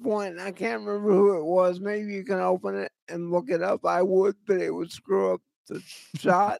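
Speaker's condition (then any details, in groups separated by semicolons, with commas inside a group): Cerebral palsy; voice always shot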